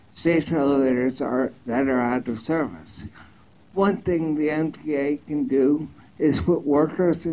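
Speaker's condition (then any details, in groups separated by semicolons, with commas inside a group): Ataxia; neuromuscular disease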